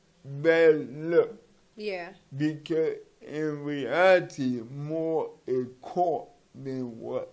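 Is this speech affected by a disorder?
Yes: cerebral palsy; from birth.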